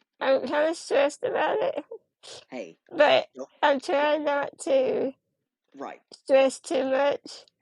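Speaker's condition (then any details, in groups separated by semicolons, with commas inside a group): Spinal muscular atrophy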